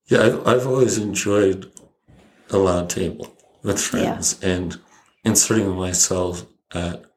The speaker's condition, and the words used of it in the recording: ALS (motor neuron disease). It's a pretty big issue for your speech, we've learned.